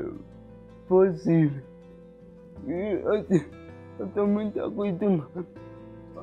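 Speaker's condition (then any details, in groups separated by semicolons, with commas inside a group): Cerebral palsy; some difficulty speaking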